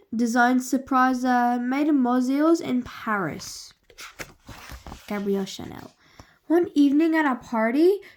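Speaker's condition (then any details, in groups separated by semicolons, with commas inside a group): No condition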